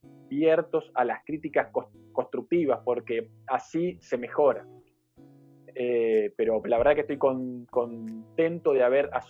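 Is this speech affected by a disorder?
Yes: stuttering; stuttering since childhood, attended Asociación Argentina de Tartamudez as child, later left and returned; not fluent, blocks and repetitions, some days many blocks; here repeated sounds.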